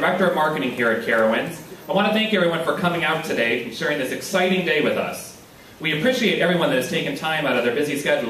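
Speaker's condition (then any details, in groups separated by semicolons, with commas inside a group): No condition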